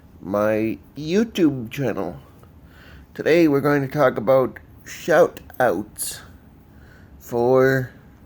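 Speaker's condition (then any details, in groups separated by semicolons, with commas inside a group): Cerebral palsy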